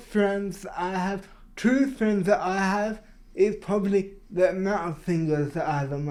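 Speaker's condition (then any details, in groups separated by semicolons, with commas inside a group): Cerebral palsy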